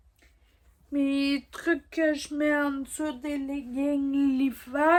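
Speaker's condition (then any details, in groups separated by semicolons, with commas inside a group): Ataxia; degenerative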